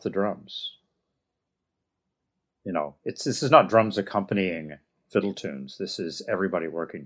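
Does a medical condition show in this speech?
No.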